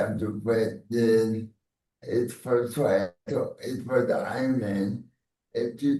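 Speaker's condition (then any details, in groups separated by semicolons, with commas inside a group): Cerebral palsy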